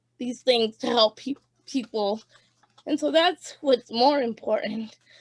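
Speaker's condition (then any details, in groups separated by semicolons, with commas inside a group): Cerebral palsy; birth oxygen deprivation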